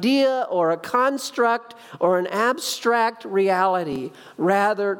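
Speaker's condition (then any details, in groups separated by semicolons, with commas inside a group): No condition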